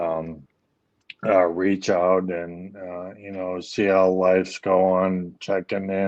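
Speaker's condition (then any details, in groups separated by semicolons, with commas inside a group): ALS; speech issues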